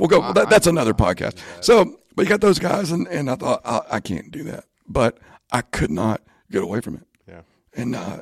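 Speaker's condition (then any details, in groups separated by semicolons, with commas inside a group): Spasmodic dysphonia; in speech therapy with doctors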